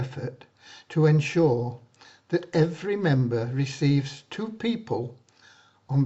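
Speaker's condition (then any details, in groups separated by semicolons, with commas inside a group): No condition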